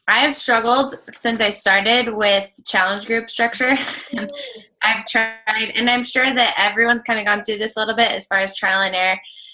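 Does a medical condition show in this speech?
No.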